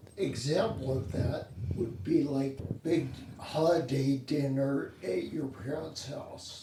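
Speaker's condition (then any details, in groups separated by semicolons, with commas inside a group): Spinocerebellar ataxia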